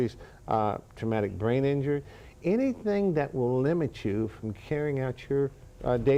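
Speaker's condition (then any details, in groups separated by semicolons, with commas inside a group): No condition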